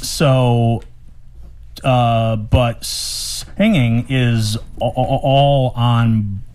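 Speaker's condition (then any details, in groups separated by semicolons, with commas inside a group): Stutter; self-described as breathing problem not mental, breathes wrong; stutter acknowledged on live radio, studio spotlights add anxiety; says everything on one breath until out of air, then breathes in, no stutter when singing; prolonged sounds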